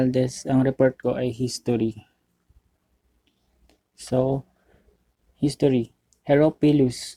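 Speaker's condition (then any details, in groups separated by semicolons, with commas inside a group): No condition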